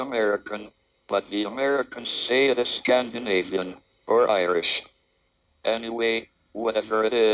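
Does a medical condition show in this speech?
Yes: motor neuron disease, through a speech-generating device; tracheostomy, wheelchair.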